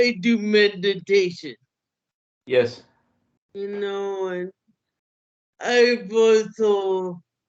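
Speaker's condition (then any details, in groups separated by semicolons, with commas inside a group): Cerebral palsy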